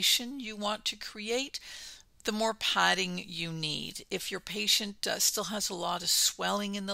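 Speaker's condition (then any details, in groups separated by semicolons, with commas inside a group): No condition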